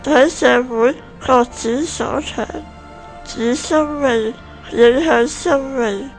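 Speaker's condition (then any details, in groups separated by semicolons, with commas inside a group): Spinal muscular atrophy; Type 1, most severe form, diagnosed a few years after birth, progressive loss of movement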